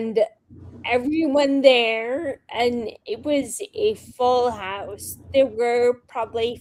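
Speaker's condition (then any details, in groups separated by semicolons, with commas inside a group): Friedreich's ataxia; handwriting and speech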